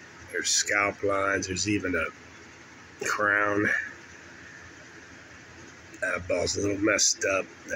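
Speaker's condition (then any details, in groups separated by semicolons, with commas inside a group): No condition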